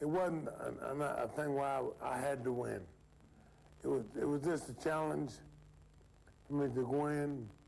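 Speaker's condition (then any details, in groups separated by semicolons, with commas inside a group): Parkinson's syndrome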